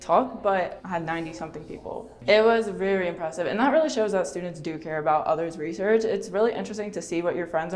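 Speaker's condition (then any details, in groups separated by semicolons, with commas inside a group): No condition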